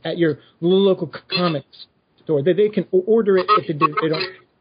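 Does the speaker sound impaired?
Yes: stutter; apologized for so listeners not think of audio issues; here repeated sounds.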